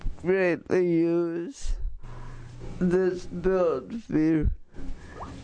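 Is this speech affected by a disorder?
Yes: cerebral palsy; since birth, scooter for mobility through Medicare given about 15 years ago.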